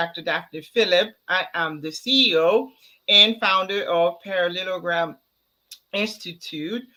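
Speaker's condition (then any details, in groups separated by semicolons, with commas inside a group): No condition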